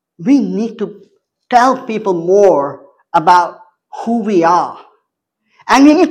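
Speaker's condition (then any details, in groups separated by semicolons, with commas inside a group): Cleft palate; congenital cleft palate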